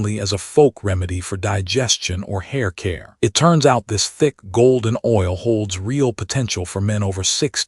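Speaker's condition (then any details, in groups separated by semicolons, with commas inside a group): No condition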